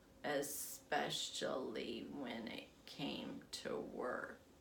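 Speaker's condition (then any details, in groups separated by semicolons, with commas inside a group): Essential tremor; affects legs as well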